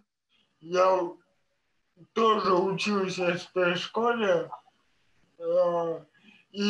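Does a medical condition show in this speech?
Yes: cerebral palsy.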